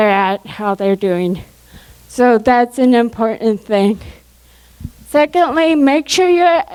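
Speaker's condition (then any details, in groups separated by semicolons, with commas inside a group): Cerebral palsy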